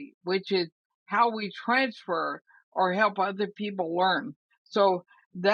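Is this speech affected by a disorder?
Yes: ALS.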